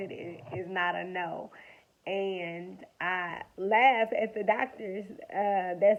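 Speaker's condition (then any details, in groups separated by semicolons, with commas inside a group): Cerebral palsy; affects mobility, cannot jump or run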